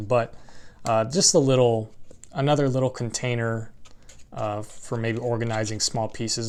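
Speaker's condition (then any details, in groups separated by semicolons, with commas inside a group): No condition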